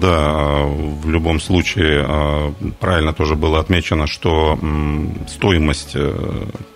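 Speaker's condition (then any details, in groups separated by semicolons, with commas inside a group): No condition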